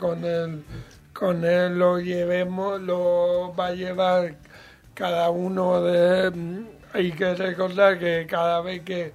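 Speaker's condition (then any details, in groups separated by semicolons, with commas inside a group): Cerebral palsy, mild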